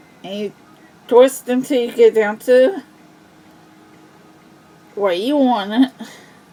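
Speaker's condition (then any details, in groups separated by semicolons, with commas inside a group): Cerebral palsy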